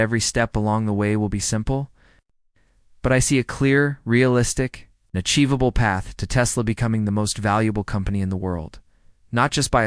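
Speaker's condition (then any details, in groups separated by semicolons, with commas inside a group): No condition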